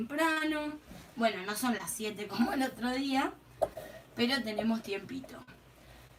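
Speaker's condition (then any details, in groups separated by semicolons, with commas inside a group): No condition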